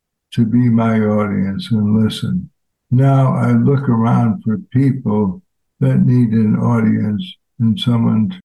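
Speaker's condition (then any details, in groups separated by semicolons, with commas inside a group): ALS; fatal progressive disease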